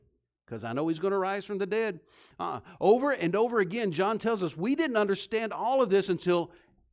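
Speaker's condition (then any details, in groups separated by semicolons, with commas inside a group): No condition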